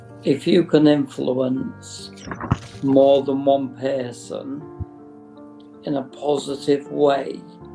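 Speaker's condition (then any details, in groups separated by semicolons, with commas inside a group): Motor neurone disease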